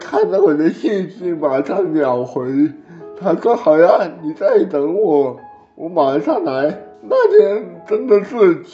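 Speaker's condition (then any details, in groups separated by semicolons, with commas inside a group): Cerebral palsy; walks, has played basketball, earns a living with keyboard and mouse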